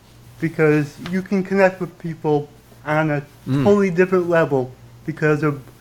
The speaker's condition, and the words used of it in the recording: Stuttering. And if you noticed, I say quite a bit more than usual.